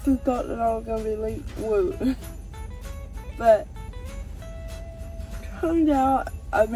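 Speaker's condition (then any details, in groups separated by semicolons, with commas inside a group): Cerebral palsy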